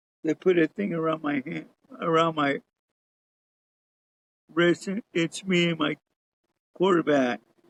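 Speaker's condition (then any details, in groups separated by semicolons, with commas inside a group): Cerebral palsy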